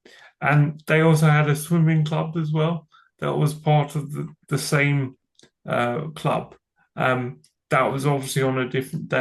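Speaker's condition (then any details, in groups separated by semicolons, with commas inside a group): Cerebral palsy; from birth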